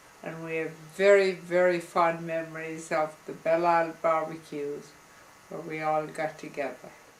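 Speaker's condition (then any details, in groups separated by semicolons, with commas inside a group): Multiple sclerosis; diagnosed age 33, walker then permanent wheelchair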